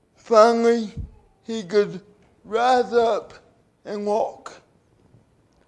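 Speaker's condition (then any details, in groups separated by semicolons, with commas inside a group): Cerebral palsy; from birth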